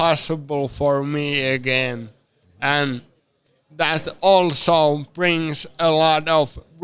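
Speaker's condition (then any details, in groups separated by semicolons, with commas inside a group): Severe traumatic brain injury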